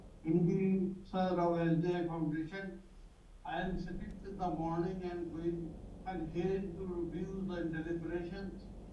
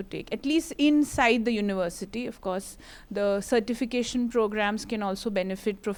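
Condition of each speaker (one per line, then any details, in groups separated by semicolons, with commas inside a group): Cerebral palsy
No condition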